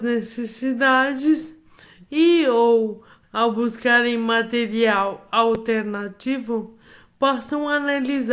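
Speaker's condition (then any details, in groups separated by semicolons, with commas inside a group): Amyotrophic lateral sclerosis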